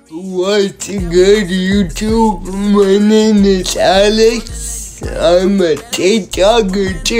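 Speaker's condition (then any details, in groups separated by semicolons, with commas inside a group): Cerebral palsy; from birth, physical disability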